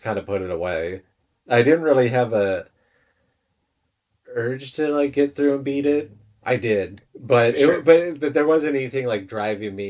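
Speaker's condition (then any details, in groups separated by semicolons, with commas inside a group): No condition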